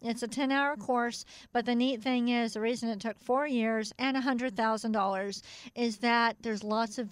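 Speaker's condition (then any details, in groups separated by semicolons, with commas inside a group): Cleft palate; cleft palate from birth, extensive speech therapy in childhood; radio interview not easy, must concentrate to keep speech clear; must concentrate to make speech clear enough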